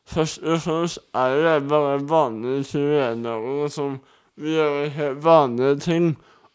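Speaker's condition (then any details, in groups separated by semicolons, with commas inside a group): Cerebral palsy; wheelchair user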